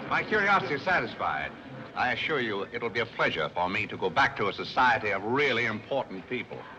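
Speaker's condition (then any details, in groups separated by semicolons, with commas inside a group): No condition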